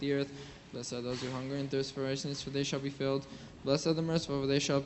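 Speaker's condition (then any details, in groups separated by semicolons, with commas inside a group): No condition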